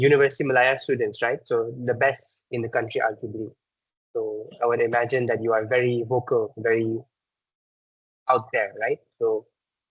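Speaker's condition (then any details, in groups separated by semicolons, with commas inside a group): No condition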